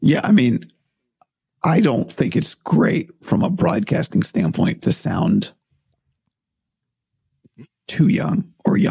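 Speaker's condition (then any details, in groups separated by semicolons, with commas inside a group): Vocal cord surgery; vocal cord problem, not uncommon, long search for diagnosis, vocal cord surgery by ear nose and throat surgeon; recovering after recent vocal cord surgery, voice temporarily compromised, not yet back to full; objectively worse than usual, unsure if voice returns to 100%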